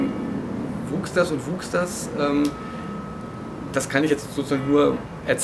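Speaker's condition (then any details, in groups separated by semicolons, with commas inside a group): No condition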